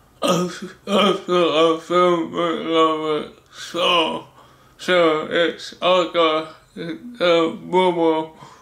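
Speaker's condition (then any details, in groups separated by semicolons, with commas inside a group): Cerebral palsy; speech disability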